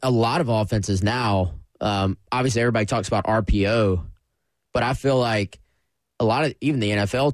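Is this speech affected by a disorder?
No.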